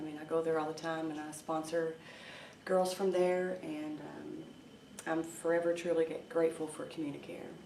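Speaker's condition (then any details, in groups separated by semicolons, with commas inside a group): No condition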